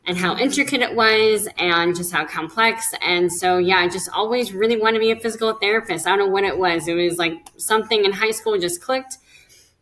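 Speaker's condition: Cleft lip and palate; several facial surgeries

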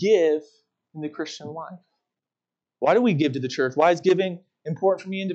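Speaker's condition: No condition

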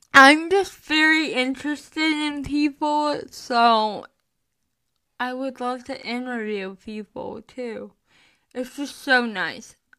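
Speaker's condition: Cerebral palsy; chronic illness and disability

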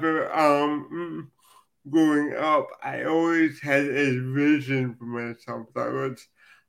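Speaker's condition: Cerebral palsy; from birth

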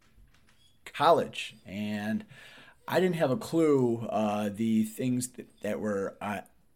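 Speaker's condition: Stutter; stutter since birth, brain-to-mouth speech timing, incurable, noticed age 5, therapy age 5 through high school; ongoing stutter, fluency varies day to day, some bad days; still difficulty with hard l sounds, sometimes fluent, sometimes struggles to speak; prolonged sounds

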